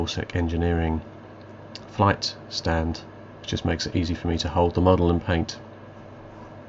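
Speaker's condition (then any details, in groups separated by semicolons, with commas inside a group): No condition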